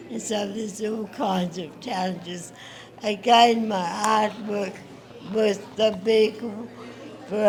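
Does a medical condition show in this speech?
Yes: acquired brain injury.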